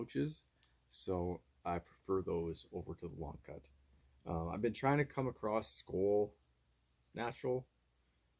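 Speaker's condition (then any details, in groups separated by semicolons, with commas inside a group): No condition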